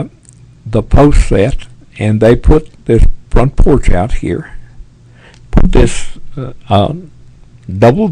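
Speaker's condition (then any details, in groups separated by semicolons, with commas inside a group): Parkinson's; tremors as early symptom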